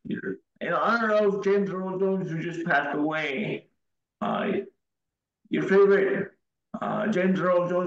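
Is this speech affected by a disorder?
Yes: cerebral palsy, severe; wheelchair user.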